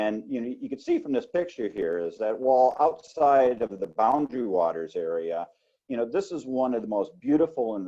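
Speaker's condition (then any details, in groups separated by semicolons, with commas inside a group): No condition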